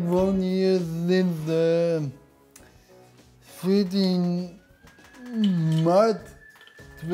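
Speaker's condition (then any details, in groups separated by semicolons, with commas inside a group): Cerebral palsy; brain damage, left hand affected; some difficulty talking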